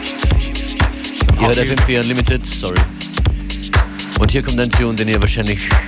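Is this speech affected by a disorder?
No.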